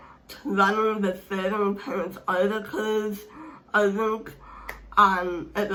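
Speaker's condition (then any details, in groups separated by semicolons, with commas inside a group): Speech impairment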